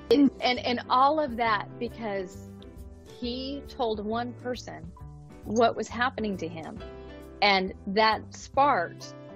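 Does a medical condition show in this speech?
No.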